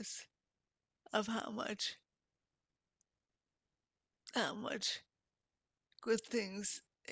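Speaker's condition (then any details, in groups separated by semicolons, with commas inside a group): Multiple sclerosis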